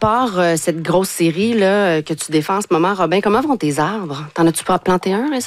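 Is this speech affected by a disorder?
No.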